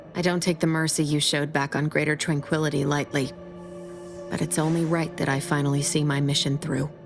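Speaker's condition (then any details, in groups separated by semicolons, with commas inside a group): No condition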